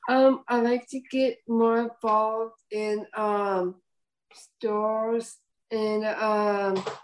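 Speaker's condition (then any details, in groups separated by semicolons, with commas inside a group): Down syndrome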